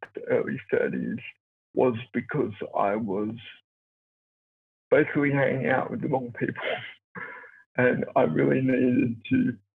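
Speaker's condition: Cerebral palsy; born two months premature

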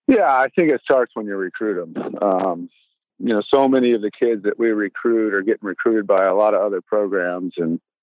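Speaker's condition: No condition

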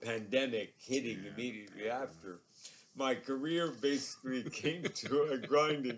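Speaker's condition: ALS; progressive, about three years since onset, diagnosed two years ago

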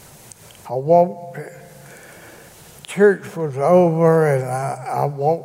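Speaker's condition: Cerebral palsy; present from birth

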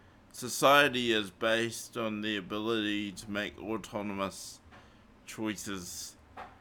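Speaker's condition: Cerebral palsy; morphine not allowed after it

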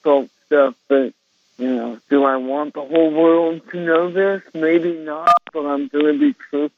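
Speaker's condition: Cerebral palsy; congenital, balance and coordination problems, used walker, walked unassisted near age four, left hand paralyzed; left hand rehabilitated through guitar playing, wide flat guitar neck felt therapeutic; speech affected in childhood, countless speech therapy sessions, now speaks as heard today

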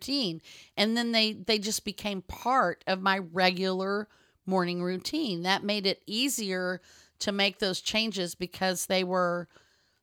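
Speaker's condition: No condition

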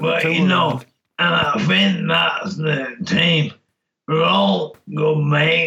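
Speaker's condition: Motor neurone disease; speech change noticeable by time of diagnosis, frailer with weight loss then; mind still intact; cannot speak well

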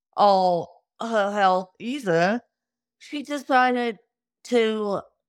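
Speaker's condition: Cerebral palsy; difficulty speaking

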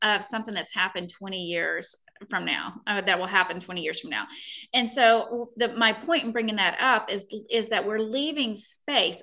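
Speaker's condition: No condition

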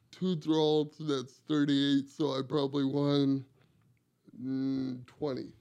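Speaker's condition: Cerebral palsy; wheelchair user

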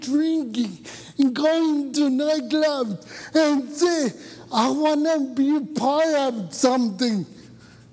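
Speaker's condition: Cerebral palsy; born about two weeks early

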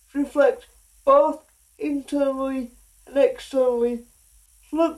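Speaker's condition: Speech impediment; self-conscious about speech

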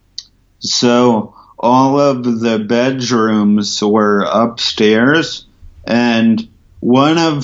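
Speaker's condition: Ataxia from traumatic brain injury; emergency brain surgery, coma, breathing tube two weeks, tracheotomy avoided, memory spared; spastic gait, cannot walk straight line, not noticeable when sitting, walking after tricycle, forearm crutches, cane

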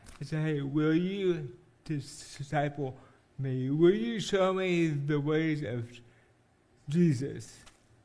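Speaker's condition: Cerebral palsy; congenital, uses wheelchair; speech impediment, needs careful enunciation for voice recognition, jokingly calls Siri speech therapist

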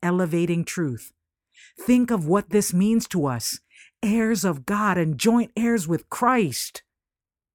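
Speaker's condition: No condition

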